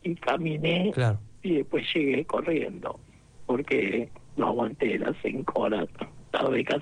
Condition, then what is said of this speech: Laryngectomy. Creo que se me escucha bastante bien.